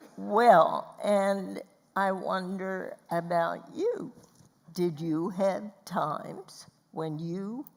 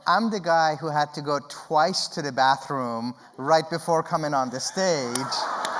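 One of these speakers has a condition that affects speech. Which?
The first: spasmodic dysphonia; diagnosed after 6 years of symptoms, Botox injections; began with mid-sentence cough, progressive voice loss, barely got words out.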